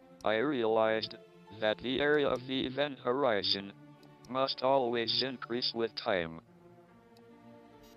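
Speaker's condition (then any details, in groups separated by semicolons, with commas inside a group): ALS, speech-generating device; motor neuron disease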